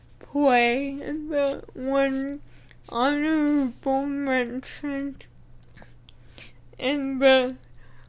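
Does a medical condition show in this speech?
Yes: cerebral palsy; working with speech therapist, rehearses comedy material repeatedly.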